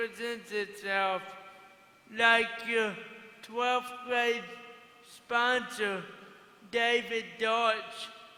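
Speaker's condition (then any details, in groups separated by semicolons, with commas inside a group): Cerebral palsy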